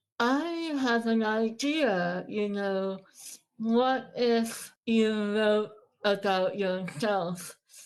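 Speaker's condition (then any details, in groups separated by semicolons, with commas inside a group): Moebius syndrome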